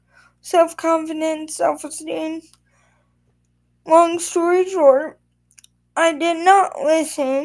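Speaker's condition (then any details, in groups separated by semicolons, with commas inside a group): Quadriplegic spastic cerebral palsy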